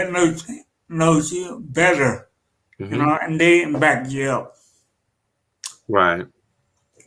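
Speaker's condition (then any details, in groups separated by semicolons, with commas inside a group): Cerebral palsy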